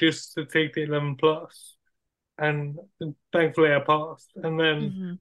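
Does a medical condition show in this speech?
Yes: cerebral palsy; acquired brain injury, wheelchair user, many surgeries, hospital school and rehab ages nine to twelve, physio.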